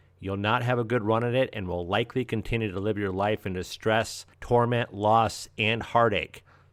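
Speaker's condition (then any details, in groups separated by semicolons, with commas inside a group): No condition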